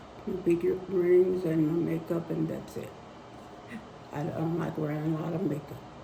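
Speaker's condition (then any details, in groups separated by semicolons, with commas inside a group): Spinal neurosarcoidosis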